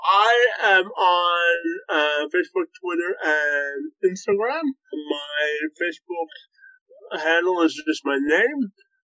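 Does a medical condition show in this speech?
Yes: cerebral palsy, spastic quadriplegia.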